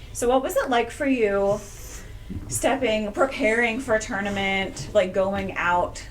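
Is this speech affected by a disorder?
No.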